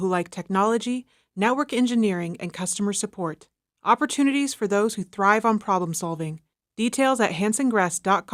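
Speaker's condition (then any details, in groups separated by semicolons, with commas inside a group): No condition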